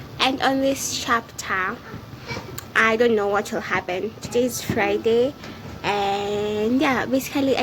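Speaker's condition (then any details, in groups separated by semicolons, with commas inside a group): No condition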